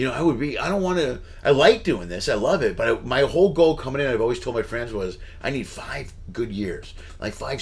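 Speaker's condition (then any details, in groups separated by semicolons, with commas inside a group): No condition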